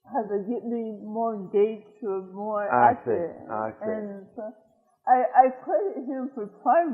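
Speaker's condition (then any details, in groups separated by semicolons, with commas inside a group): Cerebral palsy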